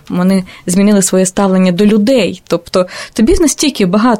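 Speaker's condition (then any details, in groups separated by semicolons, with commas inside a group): No condition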